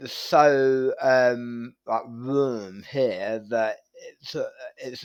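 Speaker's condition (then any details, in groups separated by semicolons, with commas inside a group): Tongue cancer surgery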